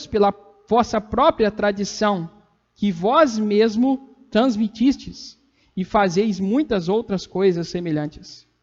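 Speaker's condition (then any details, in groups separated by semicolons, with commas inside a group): No condition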